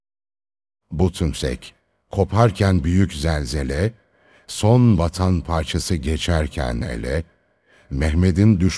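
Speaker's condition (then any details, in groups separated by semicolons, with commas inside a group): No condition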